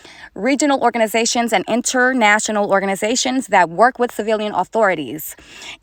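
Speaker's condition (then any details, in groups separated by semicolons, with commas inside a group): No condition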